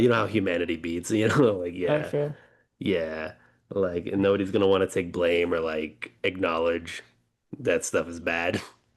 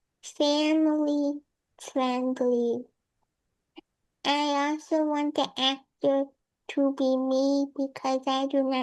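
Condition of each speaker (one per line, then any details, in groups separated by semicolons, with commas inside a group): No condition
SMA type 1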